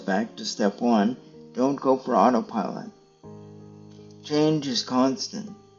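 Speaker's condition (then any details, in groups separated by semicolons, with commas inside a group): Cerebral palsy; stiff muscles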